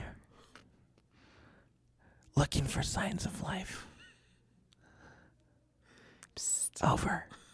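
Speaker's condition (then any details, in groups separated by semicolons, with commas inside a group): No condition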